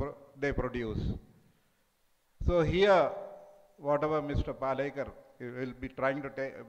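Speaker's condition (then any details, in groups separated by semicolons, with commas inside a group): No condition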